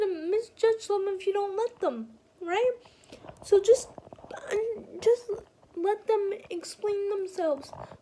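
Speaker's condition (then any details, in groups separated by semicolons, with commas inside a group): Cerebral palsy; spastic, uses wheelchair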